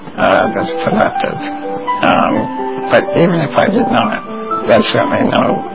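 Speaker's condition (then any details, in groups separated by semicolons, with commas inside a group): Spinal muscular atrophy; congenital, progressive muscle weakness, bedbound since early 20s, no hand movement, tracheostomy about 10 years ago; permanent stomach feeding tube, liquid diet, trach suctioning when lungs congested; dependent on voice for everything, uses voice recognition computer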